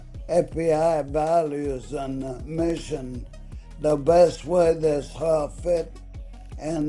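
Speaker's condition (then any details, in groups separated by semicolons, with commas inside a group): ALS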